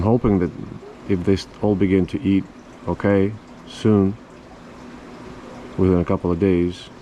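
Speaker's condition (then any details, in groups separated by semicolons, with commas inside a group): No condition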